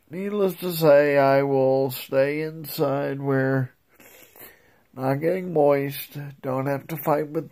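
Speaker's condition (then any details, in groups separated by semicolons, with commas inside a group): Multiple sclerosis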